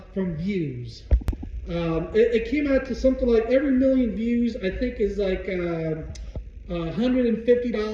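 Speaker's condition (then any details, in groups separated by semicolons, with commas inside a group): No condition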